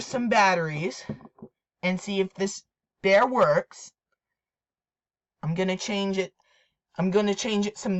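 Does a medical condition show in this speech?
No.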